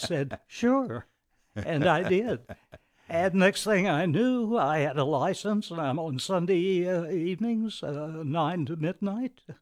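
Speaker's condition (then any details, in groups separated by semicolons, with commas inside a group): Vocal dysphonia; voice felt like being strangled, host took it as natural speaking style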